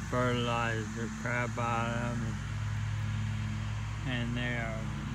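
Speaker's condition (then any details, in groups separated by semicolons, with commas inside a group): ALS; voice noticeably changed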